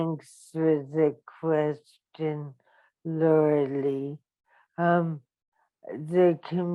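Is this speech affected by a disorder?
Yes: ALS.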